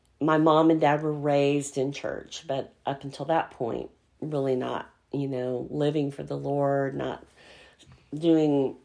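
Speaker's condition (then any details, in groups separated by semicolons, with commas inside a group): Cleft palate; congenital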